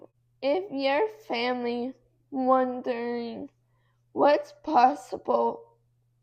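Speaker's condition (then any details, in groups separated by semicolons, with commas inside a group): Cerebral palsy; affects muscles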